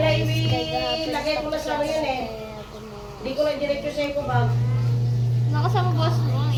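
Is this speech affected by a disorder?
No.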